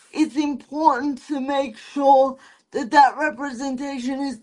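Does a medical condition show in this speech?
Yes: cerebral palsy; cerebral palsy affecting movement and posture, full-time wheelchair user.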